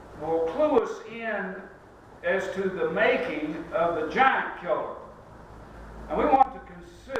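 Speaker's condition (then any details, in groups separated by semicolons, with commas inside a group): No condition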